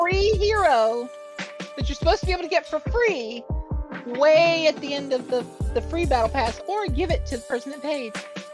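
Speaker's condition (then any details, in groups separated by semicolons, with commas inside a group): No condition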